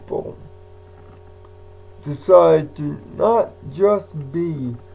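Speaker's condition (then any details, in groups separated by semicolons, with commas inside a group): Cerebral palsy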